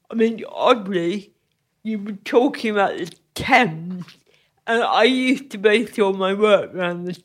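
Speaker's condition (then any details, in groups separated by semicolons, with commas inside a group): Cerebral palsy; loses balance often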